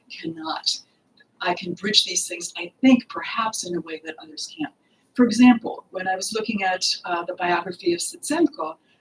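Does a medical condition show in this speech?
No.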